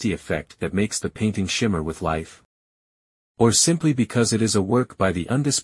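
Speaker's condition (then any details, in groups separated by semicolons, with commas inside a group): No condition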